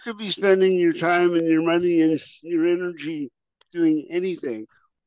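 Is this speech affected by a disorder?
Yes: cerebral palsy; past childhood orthopedic surgeries like hip and heel cord operations.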